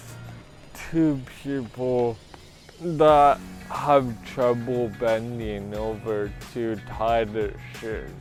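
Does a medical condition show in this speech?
Yes: cerebral palsy.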